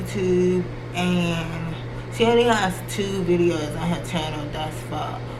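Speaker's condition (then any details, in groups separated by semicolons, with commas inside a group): Cerebral palsy; from birth, left leg affected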